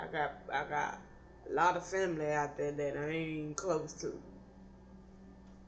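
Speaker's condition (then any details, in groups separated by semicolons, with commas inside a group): Cerebral palsy; not paralyzed, can stand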